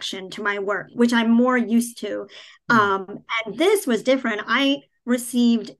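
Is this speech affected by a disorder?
Yes: cleft palate, cleft palate without cleft lip.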